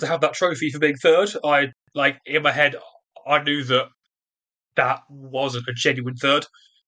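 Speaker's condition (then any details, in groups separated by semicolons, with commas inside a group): Stutter; developmental, onset early childhood, lifelong, more severe during trial, barely able to speak first six months in prison; stutters during this interview; ignores disfluencies and keeps talking, media presence trained as main focus; repeated words, blocks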